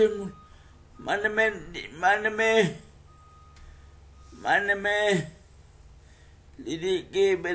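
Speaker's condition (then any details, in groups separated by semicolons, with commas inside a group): Cerebral palsy; speech affected by cerebral palsy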